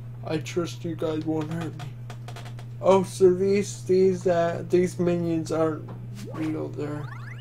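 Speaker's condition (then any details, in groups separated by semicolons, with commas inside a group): Quadriplegic cerebral palsy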